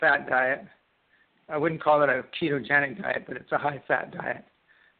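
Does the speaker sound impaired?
Yes: Parkinson's disease; left side onset, first symptom left index finger tremor, worsened over four years, diagnosed by Ontario neurologist; freezing for about two years, shuffle walking, weak clumsy left hand, cannot type, no medication.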